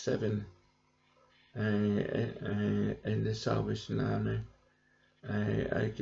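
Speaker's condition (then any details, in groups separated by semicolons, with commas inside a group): Cerebral palsy; present from birth; balance worsening recently, needs walking aid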